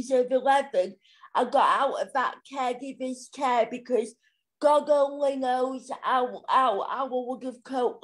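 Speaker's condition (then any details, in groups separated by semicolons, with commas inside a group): Cerebral palsy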